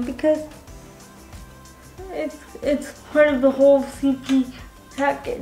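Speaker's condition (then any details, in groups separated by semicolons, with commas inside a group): Cerebral palsy, spastic quadriplegic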